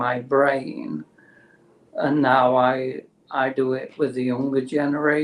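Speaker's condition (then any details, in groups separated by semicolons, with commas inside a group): Motor neurone disease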